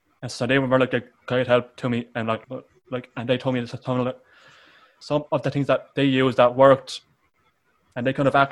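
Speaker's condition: Stutter; speech therapy from about age 5 to 12 with no benefit, attended a stuttering course; varies by day and situation, good some days, really bad others; repeated sounds, prolonged sounds

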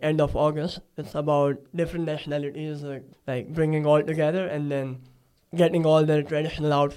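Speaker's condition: Cleft palate; listeners try harder to understand

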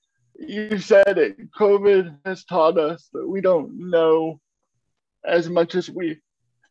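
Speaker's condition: Cerebral palsy; uses a wheelchair

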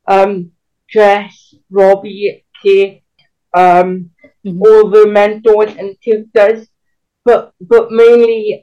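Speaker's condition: Cerebral palsy; can walk but with limits

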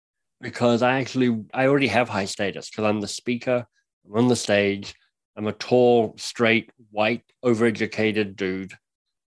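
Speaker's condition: Cleft lip and palate; speech impediment

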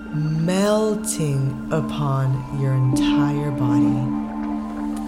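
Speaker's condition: No condition

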